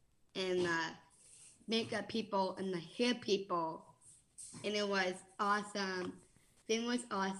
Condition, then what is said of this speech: Down syndrome. So she worked on being super clear with her words.